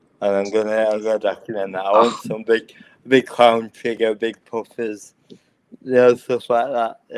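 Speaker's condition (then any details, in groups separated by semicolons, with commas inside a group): Cerebral palsy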